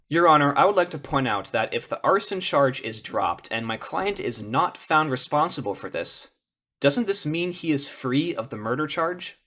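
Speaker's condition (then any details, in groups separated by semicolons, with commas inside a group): No condition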